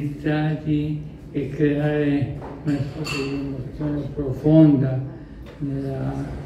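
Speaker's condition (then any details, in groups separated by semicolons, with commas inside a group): ALS (sla); marked dysphagia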